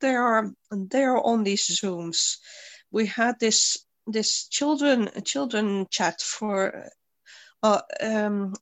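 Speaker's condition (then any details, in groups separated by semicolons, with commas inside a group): Stuttering; stuttering since girlhood, once tried not to stutter, now stutters openly; much worse in recent weeks, worse when tired and the longer on Zoom, slightly less today after rest; stutters on nearly every word or syllable, neck and shoulder tension, hiccups, tics, fatigue, working on breathing; repeated words, prolonged sounds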